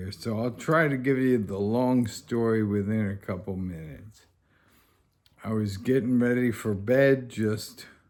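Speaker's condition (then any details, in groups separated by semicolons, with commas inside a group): ALS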